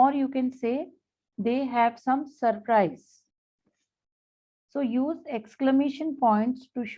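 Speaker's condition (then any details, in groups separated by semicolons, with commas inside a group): No condition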